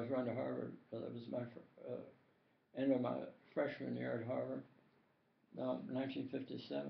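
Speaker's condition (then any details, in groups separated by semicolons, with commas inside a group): Tongue cancer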